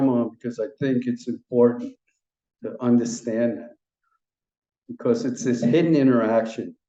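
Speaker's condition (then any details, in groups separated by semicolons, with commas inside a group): No condition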